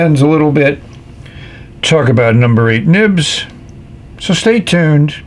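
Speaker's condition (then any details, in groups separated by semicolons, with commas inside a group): No condition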